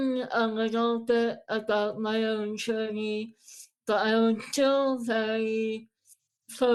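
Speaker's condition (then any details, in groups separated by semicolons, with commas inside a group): Moebius syndrome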